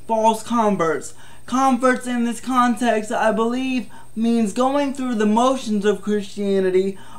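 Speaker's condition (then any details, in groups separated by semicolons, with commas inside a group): Cerebral palsy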